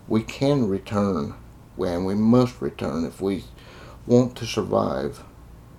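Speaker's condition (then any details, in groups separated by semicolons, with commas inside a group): Cerebral palsy; confined to a wheelchair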